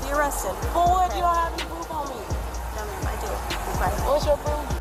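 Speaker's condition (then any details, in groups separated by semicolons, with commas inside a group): No condition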